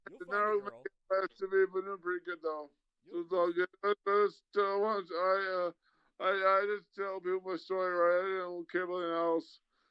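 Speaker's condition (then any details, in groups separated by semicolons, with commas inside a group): Traumatic brain injury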